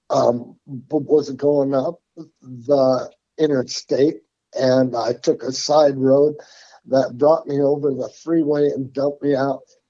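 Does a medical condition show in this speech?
Yes: Parkinson's; tremors since youth, progressively worse, repeated complete breathing stoppage, unable to make sound then, emergency steroids; formerly voice tremor, hard to understand, lost track after 2-3 sentences, now talks at length.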